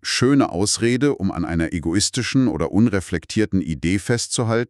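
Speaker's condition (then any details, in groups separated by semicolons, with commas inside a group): No condition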